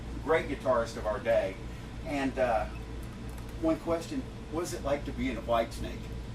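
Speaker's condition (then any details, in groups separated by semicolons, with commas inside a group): No condition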